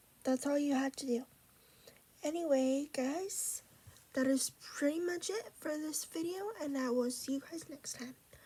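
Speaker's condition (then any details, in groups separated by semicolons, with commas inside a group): Cerebral palsy; unable to walk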